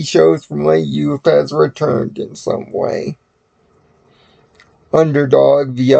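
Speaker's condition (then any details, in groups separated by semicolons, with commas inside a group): Cerebral palsy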